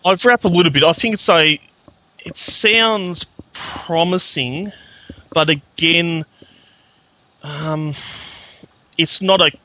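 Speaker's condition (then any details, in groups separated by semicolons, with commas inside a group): Stuttering; described as never that bad; fluent when acting, stutters once fluency noticed, worse in small groups, rare at home unless angry; prolonged sounds, blocks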